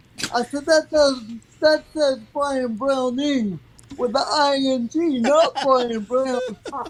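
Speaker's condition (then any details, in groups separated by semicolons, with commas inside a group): Cerebral palsy; from birth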